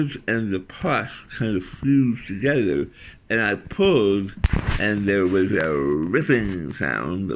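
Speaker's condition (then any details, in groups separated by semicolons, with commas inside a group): Tongue cancer surgery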